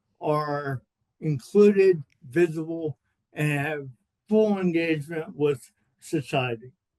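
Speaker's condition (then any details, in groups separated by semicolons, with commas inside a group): Cerebral palsy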